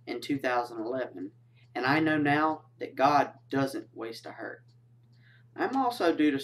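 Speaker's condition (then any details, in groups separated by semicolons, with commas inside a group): No condition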